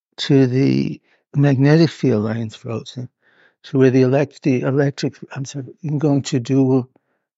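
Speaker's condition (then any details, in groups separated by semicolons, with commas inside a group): Parkinson's; neurological disorder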